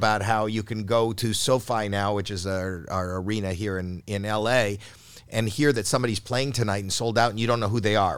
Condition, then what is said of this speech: No condition.